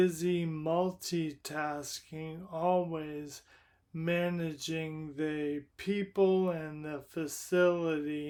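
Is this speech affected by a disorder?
Yes: primary lateral sclerosis.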